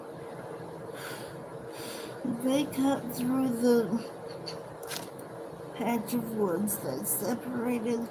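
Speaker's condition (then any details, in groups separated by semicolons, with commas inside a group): Cerebral palsy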